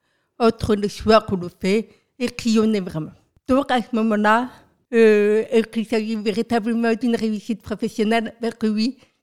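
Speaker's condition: Profound deafness from birth, profound, congenital

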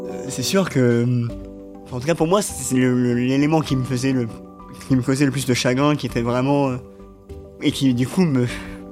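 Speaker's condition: Cleft lip and palate; congenital upper lip cleft extending along whole palate, closed surgically after birth, impaired upper jaw development

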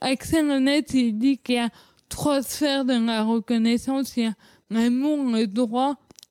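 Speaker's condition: Cerebral palsy; atypical gait

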